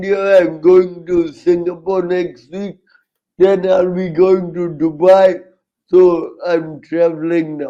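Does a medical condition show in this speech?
Yes: cerebral palsy, severe.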